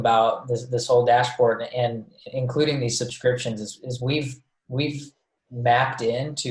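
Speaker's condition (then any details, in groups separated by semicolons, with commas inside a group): No condition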